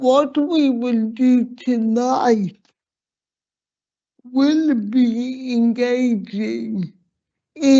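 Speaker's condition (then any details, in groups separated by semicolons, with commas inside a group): Slurred speech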